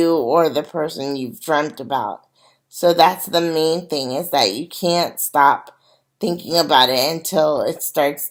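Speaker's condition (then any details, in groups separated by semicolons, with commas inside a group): Cerebral palsy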